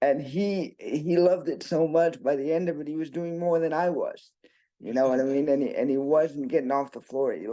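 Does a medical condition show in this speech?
Yes: cerebral palsy.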